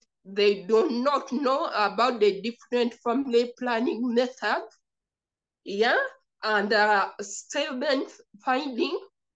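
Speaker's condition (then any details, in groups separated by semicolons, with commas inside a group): Cerebral palsy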